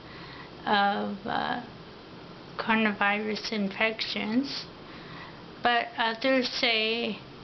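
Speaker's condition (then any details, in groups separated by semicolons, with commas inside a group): Ataxia; affects mouth and tongue coordination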